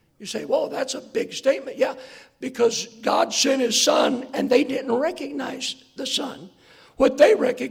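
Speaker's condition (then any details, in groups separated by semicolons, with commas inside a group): Hoarseness after vocal cord surgery; not smooth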